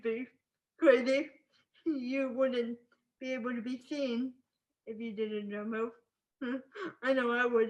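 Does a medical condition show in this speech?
Yes: spastic cerebral palsy.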